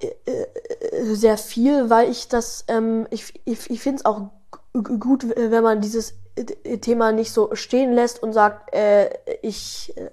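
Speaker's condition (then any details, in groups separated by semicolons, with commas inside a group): Stuttering; age 12; stuttering a lot now while talking about stuttering; fluent singing with melody, stutters rapping without melody, little in podcast episodes, often fast, better slower; repeated sounds, repeated words, prolonged sounds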